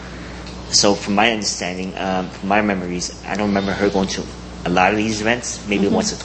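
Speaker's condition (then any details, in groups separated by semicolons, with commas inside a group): Cleft palate; congenital cleft palate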